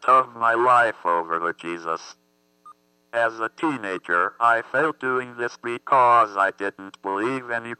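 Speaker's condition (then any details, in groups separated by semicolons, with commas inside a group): Athetoid cerebral palsy; couldn't express self first 6 years, family couldn't understand, speech therapist Judy, communication box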